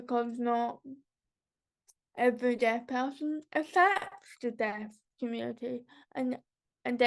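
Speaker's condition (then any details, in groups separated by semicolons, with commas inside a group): Cerebral palsy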